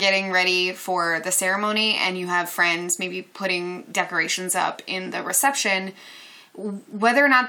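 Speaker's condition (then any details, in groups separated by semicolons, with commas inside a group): No condition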